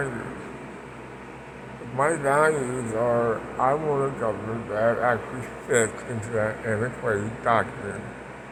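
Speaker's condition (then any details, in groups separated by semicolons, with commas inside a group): Parkinson's; speech impediment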